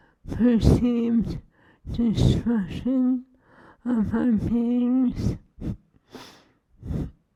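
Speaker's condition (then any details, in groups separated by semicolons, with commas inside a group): ALS; feeding tube; swallowing lost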